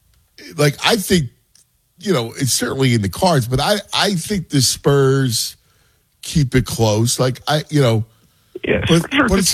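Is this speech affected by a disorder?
No.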